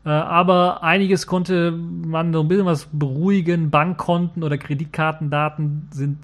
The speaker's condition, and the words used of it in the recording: No condition.